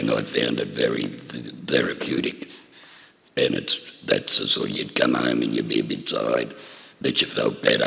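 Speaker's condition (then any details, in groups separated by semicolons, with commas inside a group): Laryngectomy for throat cancer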